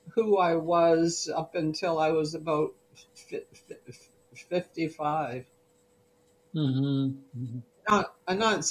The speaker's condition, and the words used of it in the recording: Stuttering. If you want to laugh at me when I stutter, that's your problem.